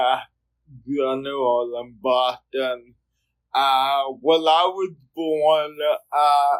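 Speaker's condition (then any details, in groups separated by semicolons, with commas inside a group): Cerebral palsy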